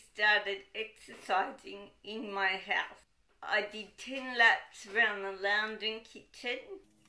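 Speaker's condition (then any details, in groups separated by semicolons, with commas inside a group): Cerebral palsy, dystonic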